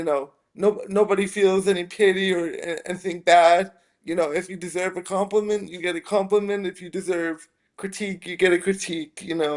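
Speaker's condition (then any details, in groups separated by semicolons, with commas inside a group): Spastic quadriplegic cerebral palsy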